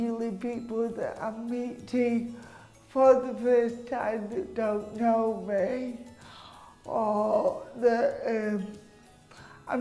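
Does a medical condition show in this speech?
Yes: cerebral palsy; speech impediment.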